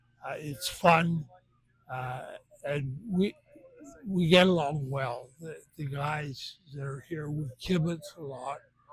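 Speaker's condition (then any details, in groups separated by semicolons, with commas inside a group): Benign essential tremor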